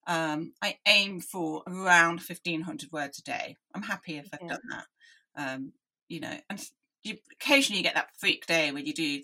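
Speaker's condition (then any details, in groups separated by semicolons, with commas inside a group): Deafness; listening took effort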